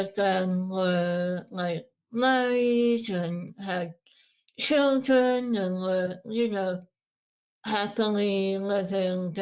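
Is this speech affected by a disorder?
Yes: Moebius syndrome.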